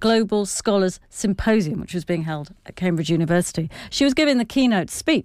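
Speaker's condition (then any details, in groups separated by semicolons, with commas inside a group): No condition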